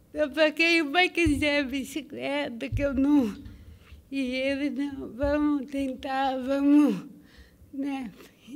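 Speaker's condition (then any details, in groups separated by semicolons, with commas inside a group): Cerebral palsy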